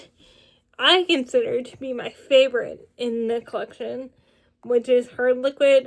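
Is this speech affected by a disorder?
Yes: cerebral palsy, spastic.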